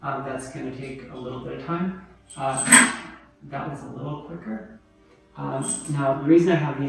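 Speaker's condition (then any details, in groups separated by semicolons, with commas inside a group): No condition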